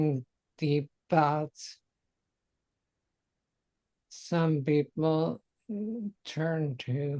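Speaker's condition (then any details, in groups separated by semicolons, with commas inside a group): Multiple sclerosis; muscle relaxants, very tired; voice awkward, relaxants make voice harder to control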